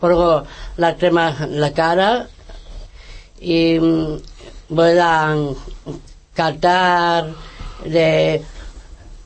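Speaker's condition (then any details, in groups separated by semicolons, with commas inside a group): Down syndrome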